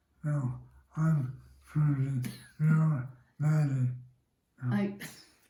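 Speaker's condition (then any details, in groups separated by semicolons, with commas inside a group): ALS; excess saliva, pauses, slower less clear speech, can swallow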